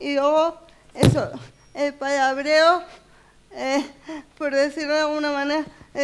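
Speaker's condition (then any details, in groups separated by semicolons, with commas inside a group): Cerebral palsy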